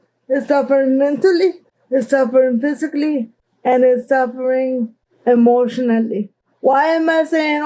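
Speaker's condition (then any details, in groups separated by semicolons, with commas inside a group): Cerebral palsy; present from birth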